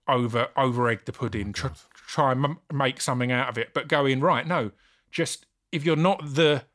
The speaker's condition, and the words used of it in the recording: Stuttering. And then I speak and I've got a stammer and it ruins everything.